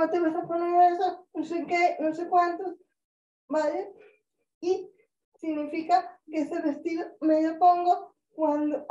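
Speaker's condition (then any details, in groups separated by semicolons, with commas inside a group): Cerebral palsy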